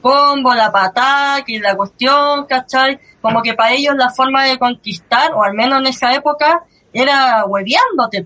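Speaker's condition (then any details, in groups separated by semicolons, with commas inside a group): Cleft lip and palate; since early childhood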